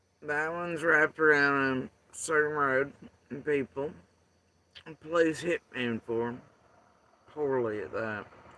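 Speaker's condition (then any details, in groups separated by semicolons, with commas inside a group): Facial paralysis after surgery; tongue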